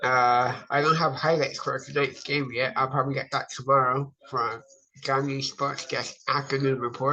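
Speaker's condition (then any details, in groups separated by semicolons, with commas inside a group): Cerebral palsy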